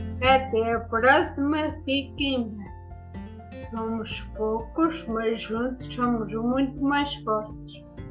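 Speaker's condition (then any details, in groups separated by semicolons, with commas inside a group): Ataxia after brain injury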